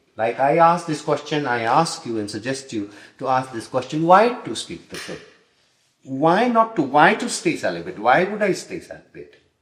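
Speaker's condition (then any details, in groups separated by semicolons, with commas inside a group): No condition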